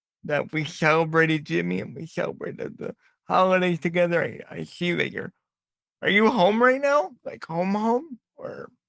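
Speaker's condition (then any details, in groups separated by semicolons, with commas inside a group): Cerebral palsy; voice sometimes sounds childlike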